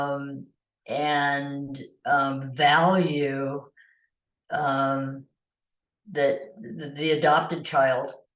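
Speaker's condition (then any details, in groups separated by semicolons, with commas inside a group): No condition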